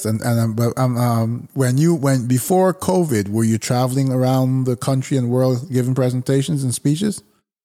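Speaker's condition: No condition

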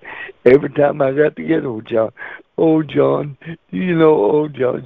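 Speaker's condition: Cerebral palsy; wheelchair user

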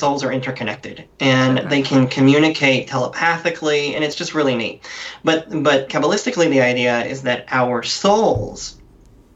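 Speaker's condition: Cleft lip and palate; different

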